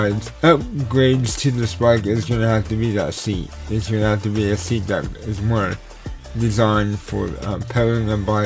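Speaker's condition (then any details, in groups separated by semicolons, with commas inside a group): Cerebral palsy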